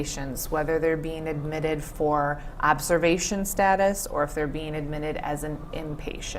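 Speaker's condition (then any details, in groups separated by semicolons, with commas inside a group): No condition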